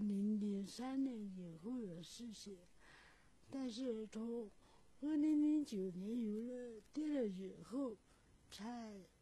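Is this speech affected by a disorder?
Yes: cerebral palsy; from birth, oxygen deprivation during breech delivery, impaired mobility; unclear, slurred articulation described in own poem.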